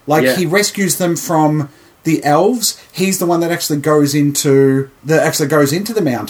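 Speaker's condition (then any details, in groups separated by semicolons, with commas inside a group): No condition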